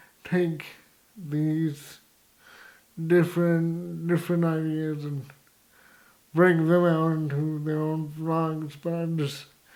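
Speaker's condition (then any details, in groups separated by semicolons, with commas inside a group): Cerebral palsy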